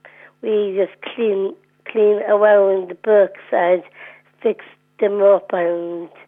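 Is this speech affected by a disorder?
Yes: Down syndrome; 29 years old; speaking by telephone on radio, first radio interview; sounds happy and bubbly per host, mostly short answers.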